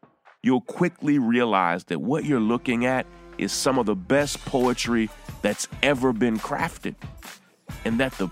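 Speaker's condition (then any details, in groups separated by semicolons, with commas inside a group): No condition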